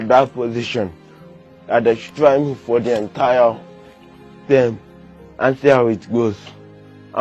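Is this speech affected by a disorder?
Yes: cerebral palsy.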